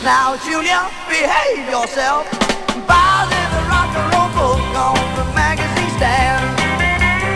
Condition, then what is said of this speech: None; typical speech.